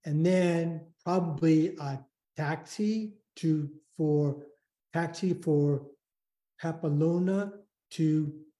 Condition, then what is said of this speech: Aphasia. First, I have I have a stroke, uh, maybe five years with aphasia, so I can't talk very good, but I try.